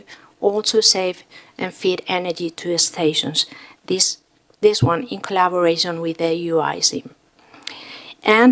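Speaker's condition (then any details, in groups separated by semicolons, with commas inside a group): No condition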